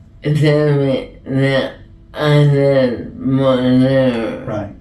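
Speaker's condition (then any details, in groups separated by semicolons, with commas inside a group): ALS; treatment about 2 years, speech and swallowing improving, pseudobulbar affect; was unintelligible, now clearer and louder, lip weakness remains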